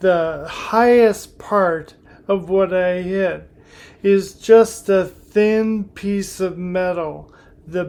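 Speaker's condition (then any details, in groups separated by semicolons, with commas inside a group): Primary lateral sclerosis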